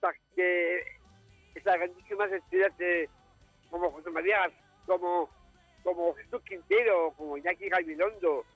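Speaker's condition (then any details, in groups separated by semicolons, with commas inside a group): Down syndrome; genetic, extra chromosome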